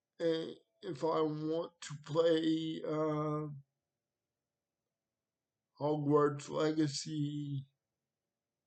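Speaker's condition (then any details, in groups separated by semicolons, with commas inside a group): Cerebral palsy; wheelchair, needs transfer help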